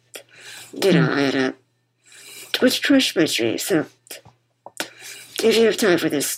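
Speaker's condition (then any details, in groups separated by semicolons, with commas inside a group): Muscular dystrophy; congenital form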